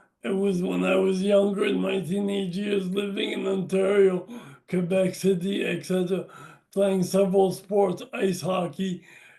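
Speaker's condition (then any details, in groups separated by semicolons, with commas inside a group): Brain injury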